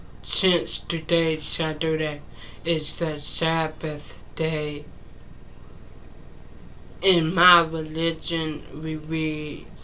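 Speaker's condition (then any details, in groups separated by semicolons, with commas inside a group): Mild cerebral palsy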